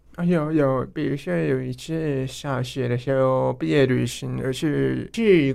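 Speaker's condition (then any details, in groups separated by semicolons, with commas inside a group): Hearing loss, enlarged vestibular aqueduct; articulation clear enough, too fast, speeds up and loses breath when absorbed, heavy nasality, mistaken for overseas student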